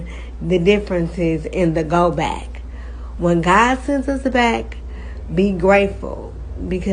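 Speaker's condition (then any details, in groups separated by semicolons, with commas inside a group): Cerebral palsy, spastic; now talking and breathing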